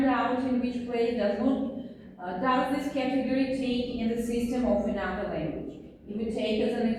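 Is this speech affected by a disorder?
No.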